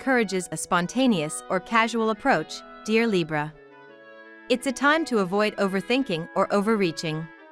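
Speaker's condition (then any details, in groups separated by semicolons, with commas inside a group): No condition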